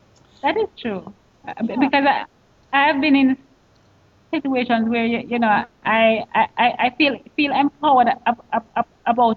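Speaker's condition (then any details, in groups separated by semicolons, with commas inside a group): Stuttering; stuttering since childhood, familial, father Thomas and an aunt stutter, only one of father's seven children affected; stutters on own first name, uses substitute name, stutters more when upset, feels panic when stuttering; repeated words, blocks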